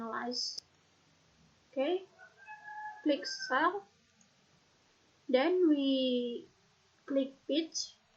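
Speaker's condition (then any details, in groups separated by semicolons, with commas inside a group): No condition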